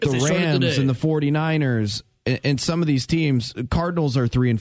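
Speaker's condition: No condition

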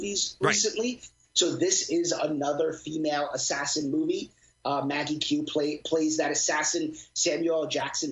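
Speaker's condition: No condition

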